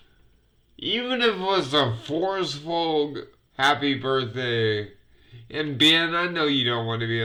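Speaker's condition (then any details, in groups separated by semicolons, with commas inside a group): Multiple sclerosis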